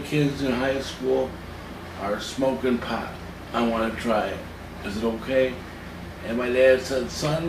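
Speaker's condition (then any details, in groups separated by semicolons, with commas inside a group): Cerebral palsy; from birth, spasticity; daily cannabis relieves spasticity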